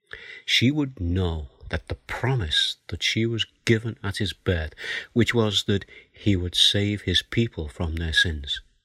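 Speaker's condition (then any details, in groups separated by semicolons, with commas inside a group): No condition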